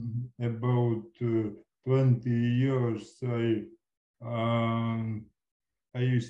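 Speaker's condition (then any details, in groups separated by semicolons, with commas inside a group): Cerebral palsy; from birth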